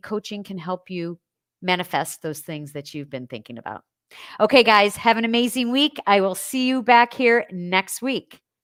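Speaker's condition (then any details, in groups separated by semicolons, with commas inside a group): No condition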